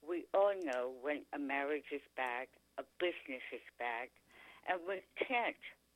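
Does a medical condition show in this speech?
Yes: tongue cancer; stage 4 tongue cancer, chronic sore throat, 3/4 tongue removed by dr. Oxford, second surgery; speaking and eating again after surgery; after surgery could not speak or swallow, feeding tube, now speaks pretty clearly.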